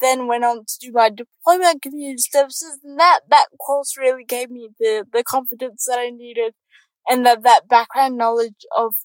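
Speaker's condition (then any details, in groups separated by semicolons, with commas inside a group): Cerebral palsy; moved to Australia on doctors' advice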